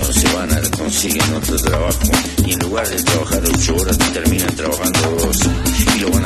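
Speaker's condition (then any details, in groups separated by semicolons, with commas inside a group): No condition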